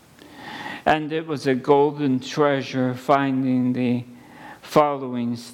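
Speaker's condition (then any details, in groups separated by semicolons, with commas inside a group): ALS; at least a couple of months since diagnosis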